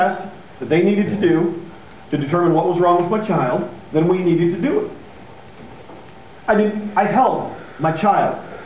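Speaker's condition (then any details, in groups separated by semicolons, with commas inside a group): No condition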